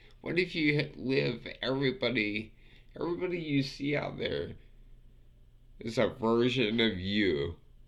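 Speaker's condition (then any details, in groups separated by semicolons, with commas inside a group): Multiple sclerosis; affects fingers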